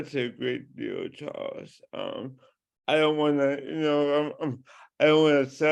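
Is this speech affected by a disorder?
Yes: cerebral palsy; speech impediment.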